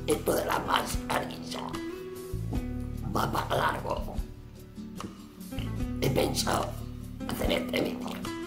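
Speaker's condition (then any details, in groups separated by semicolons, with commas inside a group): Oesophageal voice; laryngeal cancer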